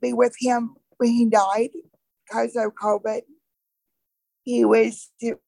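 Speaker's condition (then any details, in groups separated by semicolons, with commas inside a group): Cerebral palsy; from birth, birth defect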